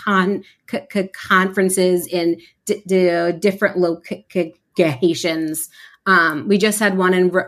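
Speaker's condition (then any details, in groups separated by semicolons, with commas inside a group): Stuttering; variable stuttering, formerly preoccupied with which words would be easier to say, helped by stuttering community; amount of stuttering, feeling stuck and physical tension fluctuate, stutters openly; repeated sounds, prolonged sounds, blocks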